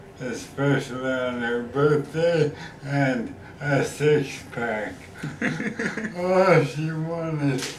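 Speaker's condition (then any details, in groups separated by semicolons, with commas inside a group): ALS; uses wheelchair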